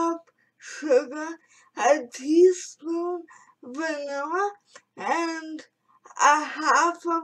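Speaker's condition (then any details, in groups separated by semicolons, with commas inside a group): Cerebral palsy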